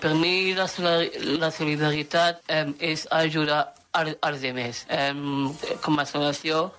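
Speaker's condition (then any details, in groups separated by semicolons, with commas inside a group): Down syndrome; trisomy 21, three copies of chromosome 21, intellectual disability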